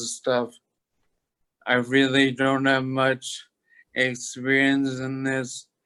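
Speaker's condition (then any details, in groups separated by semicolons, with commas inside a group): Toxic leukoencephalopathy, locked-in syndrome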